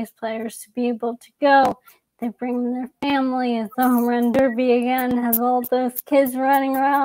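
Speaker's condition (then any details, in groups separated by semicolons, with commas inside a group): ALS; young onset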